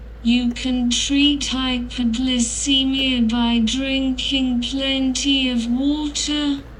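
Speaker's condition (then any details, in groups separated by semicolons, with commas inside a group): Cerebral palsy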